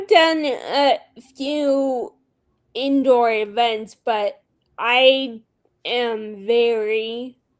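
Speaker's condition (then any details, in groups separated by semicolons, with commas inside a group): Friedreich's ataxia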